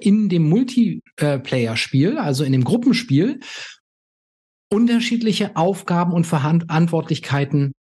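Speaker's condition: No condition

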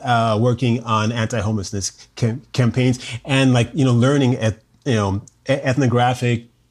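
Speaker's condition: Stutter; stutter began in childhood, raised in Oahu Hawaii, linked to witnessing domestic violence, mother and her brothers stutter; ongoing stutter; speaking felt as continual rupture, stutter heard by workshop and concert audiences; repeated sounds, prolonged sounds

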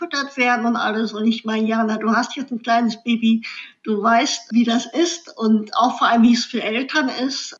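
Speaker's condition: Cleft lip and palate; congenital cleft lip

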